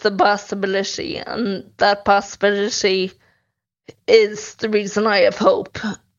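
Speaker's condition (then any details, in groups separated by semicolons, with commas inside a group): Friedreich's ataxia; rare neurological disease, costly drug treatment not available in Ireland, NCPE found drug not cost effective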